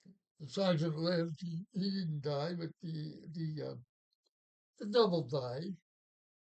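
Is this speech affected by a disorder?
Yes: Parkinson's.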